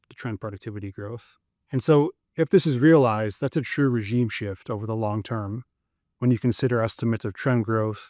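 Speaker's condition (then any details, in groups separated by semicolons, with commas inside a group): No condition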